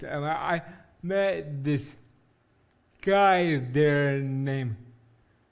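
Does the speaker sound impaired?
Yes: cerebral palsy; congenital, uses wheelchair.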